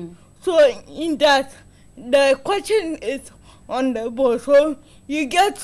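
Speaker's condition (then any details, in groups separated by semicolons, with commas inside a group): Cerebral palsy; involuntary body movements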